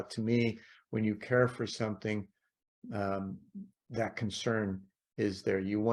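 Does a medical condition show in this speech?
No.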